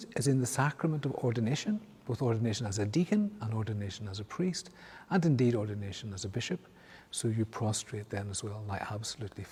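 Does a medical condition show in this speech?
No.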